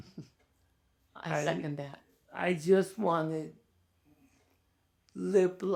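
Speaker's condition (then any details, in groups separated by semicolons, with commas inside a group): ALS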